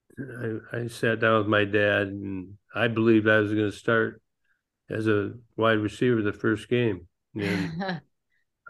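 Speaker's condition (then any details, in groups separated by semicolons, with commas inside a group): Parkinson's disease; ping pong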